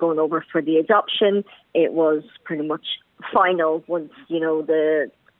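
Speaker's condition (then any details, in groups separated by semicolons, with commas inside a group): Cleft palate; congenital cleft palate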